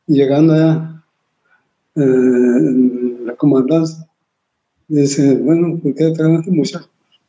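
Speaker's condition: Parkinson's disease; onset around age 29, 23 years since onset; visible tremor, involuntary movements during recording

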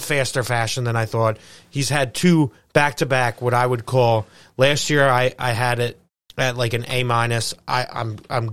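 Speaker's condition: No condition

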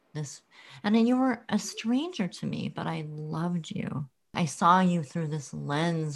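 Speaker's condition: Cleft lip and palate

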